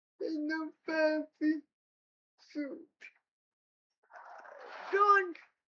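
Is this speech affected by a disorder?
Yes: cerebral palsy.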